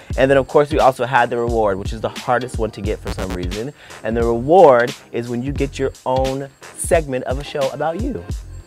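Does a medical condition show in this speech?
No.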